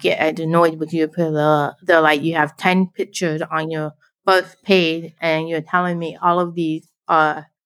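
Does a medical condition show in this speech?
Yes: deafblind, born deaf; can speak, signing easier than speaking English in videos.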